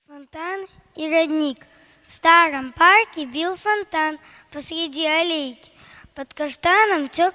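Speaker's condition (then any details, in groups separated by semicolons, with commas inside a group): No condition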